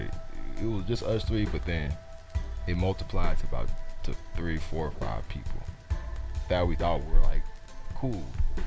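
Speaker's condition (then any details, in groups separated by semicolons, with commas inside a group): No condition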